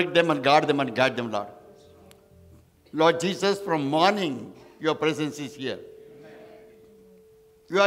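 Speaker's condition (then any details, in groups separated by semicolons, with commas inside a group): No condition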